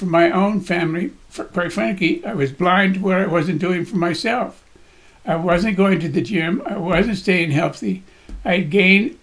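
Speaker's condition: Parkinson's disease; voice shakes, body shakes

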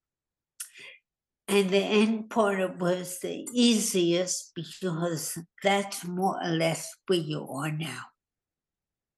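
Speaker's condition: Hemorrhagic stroke; now types only with left hand

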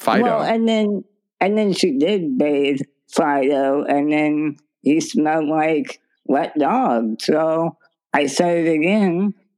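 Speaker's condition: Spinal muscular atrophy; weighs 44 pounds

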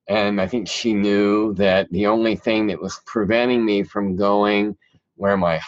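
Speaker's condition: Cleft palate; present since childhood

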